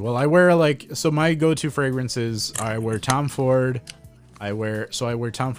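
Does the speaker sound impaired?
No.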